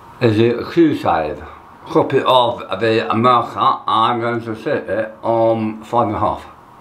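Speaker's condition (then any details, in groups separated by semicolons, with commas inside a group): Tongue cancer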